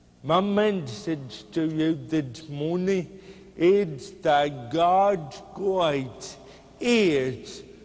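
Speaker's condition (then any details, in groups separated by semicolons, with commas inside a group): Cerebral palsy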